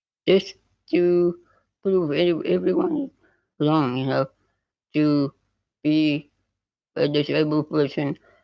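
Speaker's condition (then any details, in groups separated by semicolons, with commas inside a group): Spinal muscular atrophy type 2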